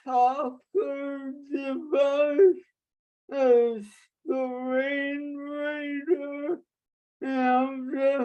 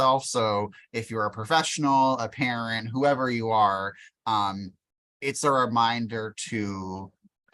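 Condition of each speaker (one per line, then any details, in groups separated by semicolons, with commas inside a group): Traumatic brain injury; acquired, caused by accident
No condition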